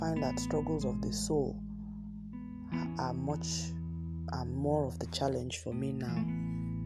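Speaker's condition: No condition

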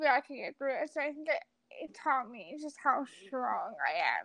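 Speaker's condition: Cerebral palsy; wheelchair user

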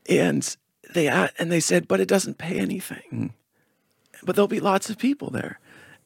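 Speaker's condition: Spasmodic dysphonia; Botox every 6 weeks offered

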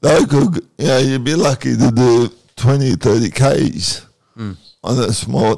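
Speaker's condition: Cerebral palsy

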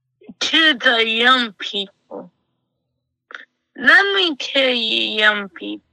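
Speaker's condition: Cerebral palsy; doctor told mother of diagnosis

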